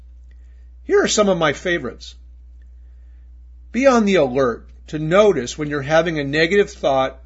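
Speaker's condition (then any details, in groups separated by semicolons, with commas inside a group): No condition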